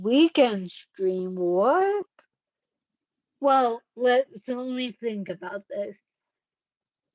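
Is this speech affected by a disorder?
Yes: cerebellar ataxia.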